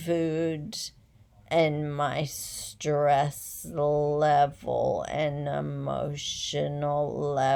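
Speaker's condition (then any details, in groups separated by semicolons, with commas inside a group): Essential tremor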